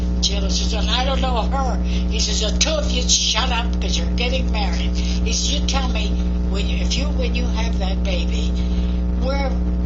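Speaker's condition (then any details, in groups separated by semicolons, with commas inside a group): No condition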